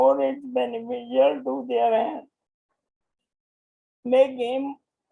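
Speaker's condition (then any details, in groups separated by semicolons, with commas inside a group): Motor neuron disease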